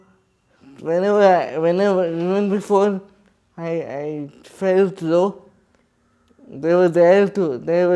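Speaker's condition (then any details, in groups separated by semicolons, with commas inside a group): Cerebral palsy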